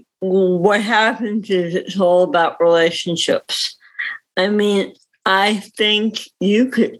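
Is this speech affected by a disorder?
Yes: cerebral palsy; visible cerebral palsy.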